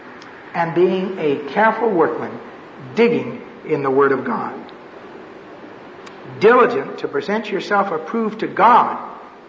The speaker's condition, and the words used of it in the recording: None; typical speech.